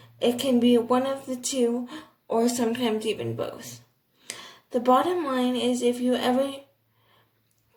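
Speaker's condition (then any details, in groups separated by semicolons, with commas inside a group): Cerebral palsy, athetoid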